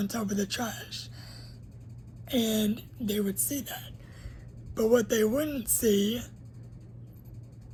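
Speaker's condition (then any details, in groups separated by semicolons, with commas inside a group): Cerebral palsy; uses a wheelchair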